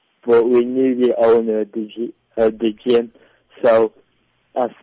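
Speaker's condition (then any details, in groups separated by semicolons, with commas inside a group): Cerebral palsy; delayed developmental milestones, predicted lifelong electric wheelchair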